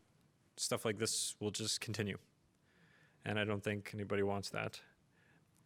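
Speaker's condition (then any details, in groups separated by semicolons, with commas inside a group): No condition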